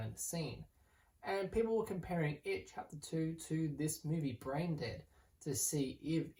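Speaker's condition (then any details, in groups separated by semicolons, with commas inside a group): No condition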